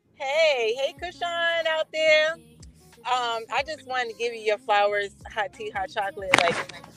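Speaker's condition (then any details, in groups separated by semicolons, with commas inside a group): No condition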